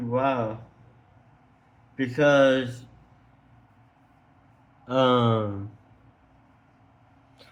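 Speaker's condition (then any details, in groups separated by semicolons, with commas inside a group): Tongue cancer surgery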